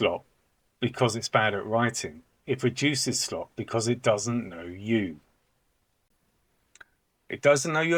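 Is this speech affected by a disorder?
No.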